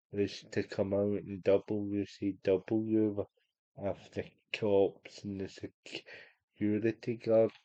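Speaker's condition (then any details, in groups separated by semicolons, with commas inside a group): Cerebral palsy; unable to walk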